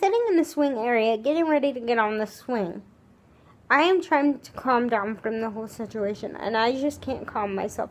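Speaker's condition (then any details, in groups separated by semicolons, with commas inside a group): Cerebral palsy, spastic, severe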